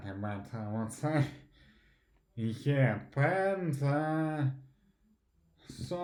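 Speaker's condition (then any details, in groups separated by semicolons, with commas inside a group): Primary progressive multiple sclerosis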